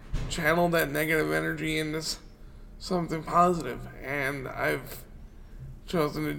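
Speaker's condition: Cerebral palsy; wheelchair user

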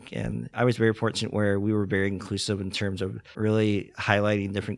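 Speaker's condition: Cleft lip and palate; congenital

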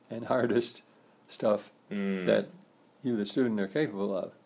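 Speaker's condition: Parkinson's disease; stooped posture

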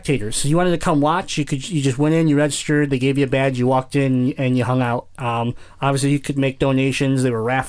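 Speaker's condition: Cleft palate; congenital cleft palate

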